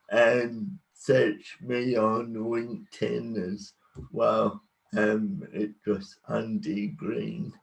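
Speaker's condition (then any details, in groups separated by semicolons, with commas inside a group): Cerebral palsy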